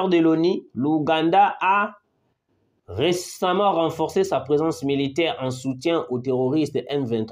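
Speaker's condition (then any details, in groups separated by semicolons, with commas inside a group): No condition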